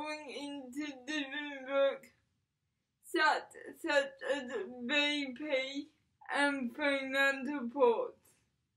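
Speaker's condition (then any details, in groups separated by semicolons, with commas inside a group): Cerebral palsy; from birth, affects speech, walking, fingers; seated thrower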